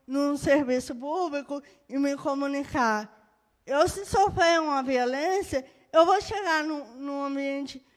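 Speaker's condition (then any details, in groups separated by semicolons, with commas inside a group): Cerebral palsy; birth brain injury; moderate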